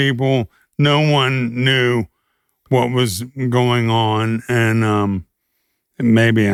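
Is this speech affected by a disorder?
Yes: ALS.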